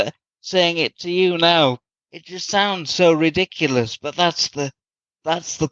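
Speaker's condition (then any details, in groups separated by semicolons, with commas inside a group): Cerebral palsy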